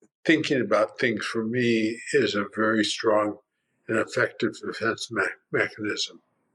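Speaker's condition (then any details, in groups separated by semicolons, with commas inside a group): Primary lateral sclerosis; voice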